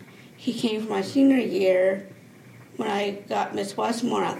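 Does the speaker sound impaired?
Yes: Down syndrome.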